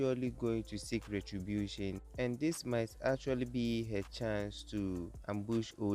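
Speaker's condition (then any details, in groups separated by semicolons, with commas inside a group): No condition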